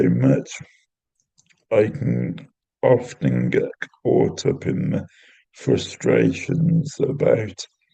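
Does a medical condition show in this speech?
Yes: cerebral palsy; intrathecal baclofen pump.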